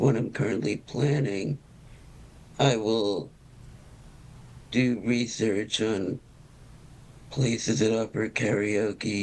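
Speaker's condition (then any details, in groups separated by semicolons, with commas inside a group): Parkinson's disease; early-onset form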